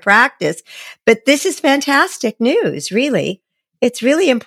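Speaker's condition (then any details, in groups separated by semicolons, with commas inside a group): No condition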